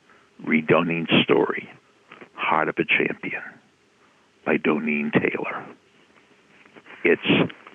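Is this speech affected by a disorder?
No.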